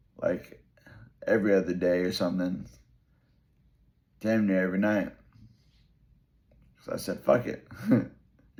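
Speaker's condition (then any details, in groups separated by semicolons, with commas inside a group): Brain injury; relearned talking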